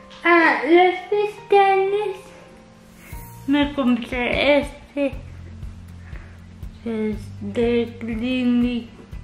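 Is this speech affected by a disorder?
Yes: cerebral palsy.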